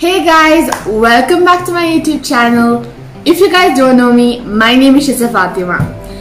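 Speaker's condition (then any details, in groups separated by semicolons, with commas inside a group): No condition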